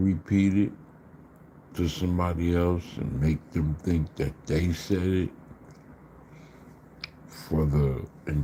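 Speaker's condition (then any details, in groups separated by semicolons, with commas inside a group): Slurred speech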